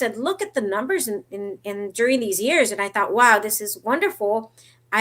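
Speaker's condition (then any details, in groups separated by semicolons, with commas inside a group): No condition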